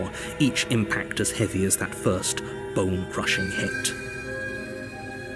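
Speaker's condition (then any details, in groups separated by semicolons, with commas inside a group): No condition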